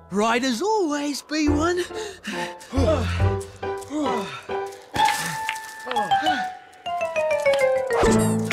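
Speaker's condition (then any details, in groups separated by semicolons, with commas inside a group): No condition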